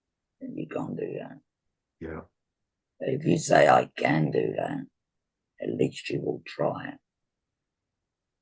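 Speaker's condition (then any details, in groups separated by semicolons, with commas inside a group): Laryngectomy for laryngeal cancer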